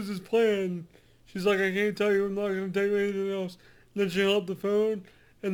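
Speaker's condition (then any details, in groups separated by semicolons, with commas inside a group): Cerebral palsy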